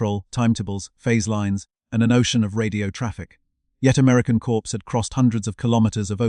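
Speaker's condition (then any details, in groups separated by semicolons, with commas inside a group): No condition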